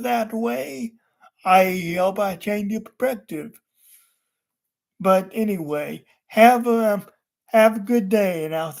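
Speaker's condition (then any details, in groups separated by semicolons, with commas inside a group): Cerebral palsy; wheelchair user, unable to walk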